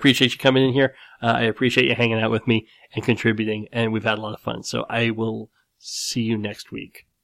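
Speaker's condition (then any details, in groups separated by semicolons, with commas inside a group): Cleft lip and palate; nose still slightly crooked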